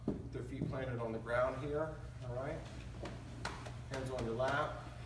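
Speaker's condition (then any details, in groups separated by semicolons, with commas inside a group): No condition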